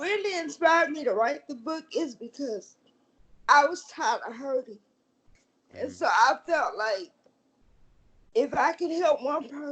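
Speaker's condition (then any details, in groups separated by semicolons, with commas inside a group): Cerebral palsy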